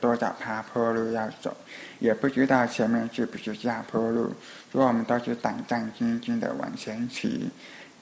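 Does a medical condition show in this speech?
Yes: hearing impairment; trouble following fast speech in Skype video meetings.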